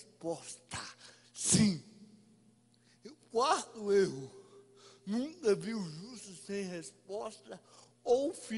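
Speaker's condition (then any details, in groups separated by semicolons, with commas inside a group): Cerebral palsy; no speech as child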